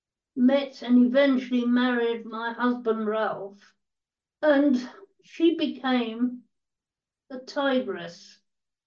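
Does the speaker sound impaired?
Yes: cerebral palsy; quadriplegia, wheelchair user, totally blind from 15, partially deaf, treated 4-19 at Bowbath Cerebral Palsy Centre; dictated book to Steve who typed, speaks fast when in full flow.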